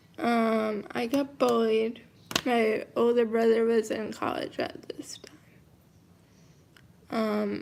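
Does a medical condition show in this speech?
Yes: cerebral palsy, mild.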